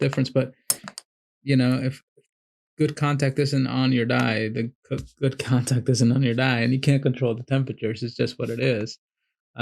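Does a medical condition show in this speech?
No.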